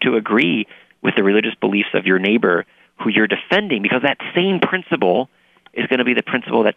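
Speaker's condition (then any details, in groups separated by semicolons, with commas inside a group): No condition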